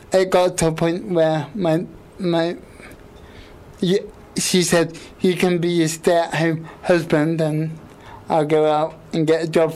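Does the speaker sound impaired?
Yes: quadriplegic cerebral palsy; obvious speech impediment, quite a bit of effort to speak and shape words, considers self understandable.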